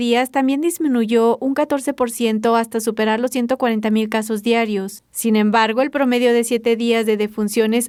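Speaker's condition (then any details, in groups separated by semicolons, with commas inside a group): No condition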